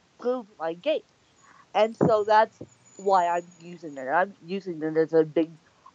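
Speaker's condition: Hemiplegic cerebral palsy; traumatic birth injury, lack of oxygen at birth, about 29 years since onset

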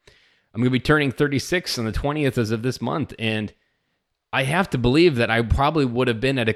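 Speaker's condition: No condition

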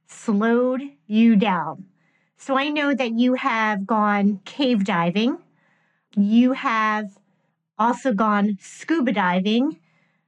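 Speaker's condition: No condition

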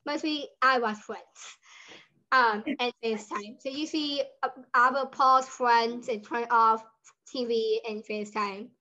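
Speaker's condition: Down syndrome; adult with Down syndrome

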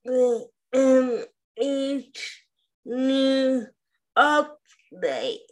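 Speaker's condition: Spastic quadriplegic cerebral palsy; some tightness in all four limbs, wheelchair user; CP accent, sultry disability accent, listeners may need to listen closely

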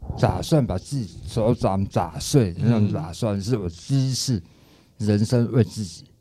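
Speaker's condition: Tongue cancer; called a miracle by others

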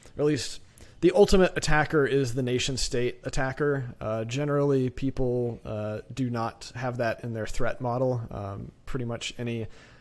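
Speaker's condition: No condition

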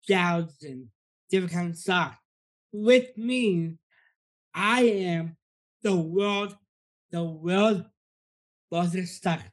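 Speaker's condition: Down syndrome; three copies of chromosome 21

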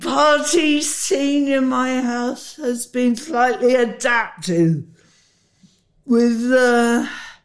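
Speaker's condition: Huntington's disease; inherited from father

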